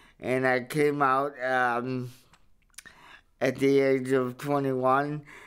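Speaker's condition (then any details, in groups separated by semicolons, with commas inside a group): Cerebral palsy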